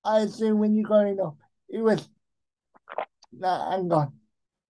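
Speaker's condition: Cerebral palsy; uses electric wheelchair driven himself

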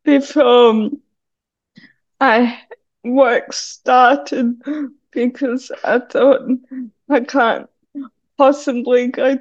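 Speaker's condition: Cerebral palsy; needs hand to hold on steep stairs

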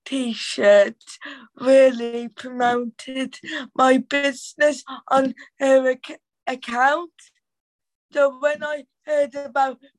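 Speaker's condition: Cerebral palsy; cerebral palsy voice harder to understand, Black Country accent, needs extra time to get words out

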